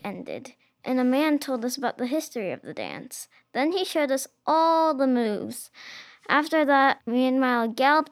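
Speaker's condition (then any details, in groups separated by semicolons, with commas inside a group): No condition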